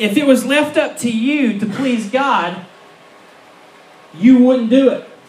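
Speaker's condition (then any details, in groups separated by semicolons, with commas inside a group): No condition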